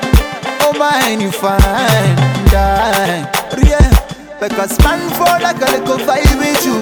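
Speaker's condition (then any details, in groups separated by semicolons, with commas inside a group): No condition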